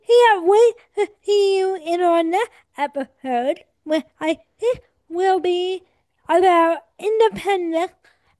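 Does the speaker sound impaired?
Yes: cerebral palsy; adult, 24 years old.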